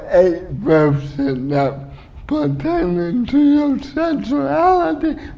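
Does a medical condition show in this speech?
Yes: cerebral palsy; uses wheelchair.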